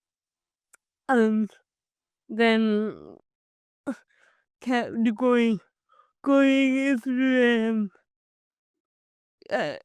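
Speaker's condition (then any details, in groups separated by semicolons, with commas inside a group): Cerebral palsy; from birth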